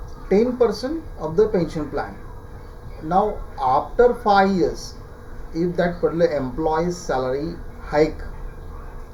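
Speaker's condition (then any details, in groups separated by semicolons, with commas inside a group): No condition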